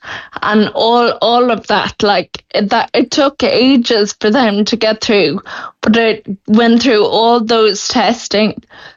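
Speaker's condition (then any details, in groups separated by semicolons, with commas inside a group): Friedreich's ataxia; progressive, relentless disease, campaigning for access to Skyclarys, state funding decision deferred; worsening day by day, speaking really hard, exhausted after speaking at Leinster House; speaking very hard, swallowing worsening, more frequent choking episodes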